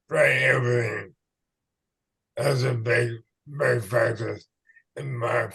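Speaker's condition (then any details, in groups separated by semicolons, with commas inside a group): ALS/MND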